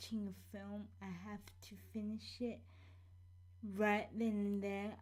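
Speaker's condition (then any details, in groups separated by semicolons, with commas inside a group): Cerebral palsy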